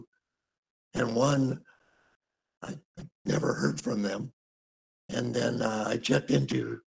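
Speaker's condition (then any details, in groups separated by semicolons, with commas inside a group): Thyroid cancer surgery; raspy voice, speech somewhat affected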